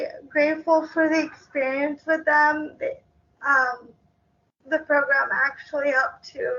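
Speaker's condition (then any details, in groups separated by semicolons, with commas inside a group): Cerebral palsy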